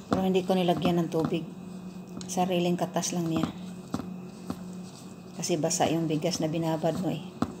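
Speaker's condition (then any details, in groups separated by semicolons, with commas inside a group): No condition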